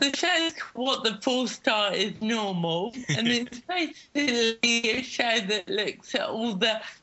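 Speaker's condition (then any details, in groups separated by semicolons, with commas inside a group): Cerebral palsy; cerebral palsy since childhood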